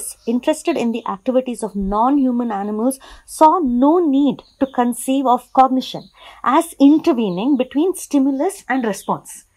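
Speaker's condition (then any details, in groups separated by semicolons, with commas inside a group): No condition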